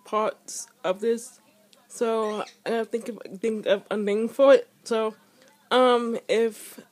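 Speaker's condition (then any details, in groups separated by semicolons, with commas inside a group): Speech impairment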